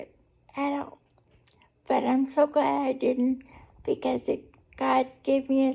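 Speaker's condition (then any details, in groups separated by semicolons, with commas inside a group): Cerebral palsy; able to talk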